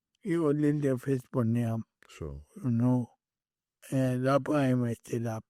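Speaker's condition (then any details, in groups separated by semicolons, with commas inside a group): Cerebral palsy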